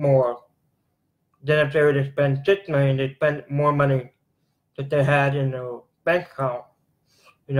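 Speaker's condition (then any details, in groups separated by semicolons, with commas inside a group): Cerebral palsy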